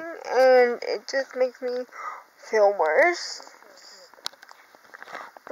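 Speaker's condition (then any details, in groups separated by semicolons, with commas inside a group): Cerebral palsy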